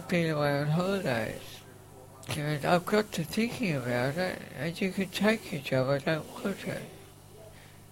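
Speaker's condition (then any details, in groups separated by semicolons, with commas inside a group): Facioscapulohumeral muscular dystrophy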